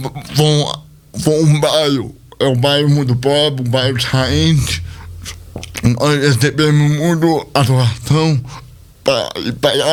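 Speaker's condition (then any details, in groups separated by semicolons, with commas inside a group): Cerebral palsy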